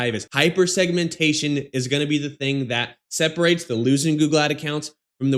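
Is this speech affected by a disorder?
No.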